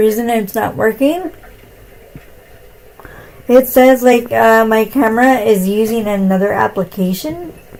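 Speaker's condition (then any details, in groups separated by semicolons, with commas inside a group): Cerebral palsy, spastic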